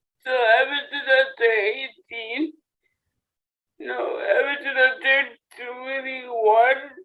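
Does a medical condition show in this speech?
Yes: cerebral palsy; limited hand use, works on self-feeding; speech therapy since childhood, gets out of breath.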